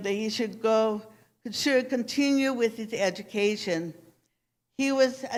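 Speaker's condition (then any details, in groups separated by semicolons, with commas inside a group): Cerebral palsy; from birth, brain damage, left side weak; speech impediment, extensive speech therapy for pronunciation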